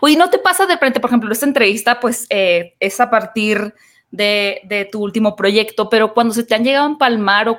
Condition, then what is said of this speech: None; typical speech.